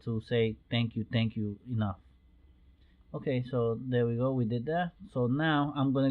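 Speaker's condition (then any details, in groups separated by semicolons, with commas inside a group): No condition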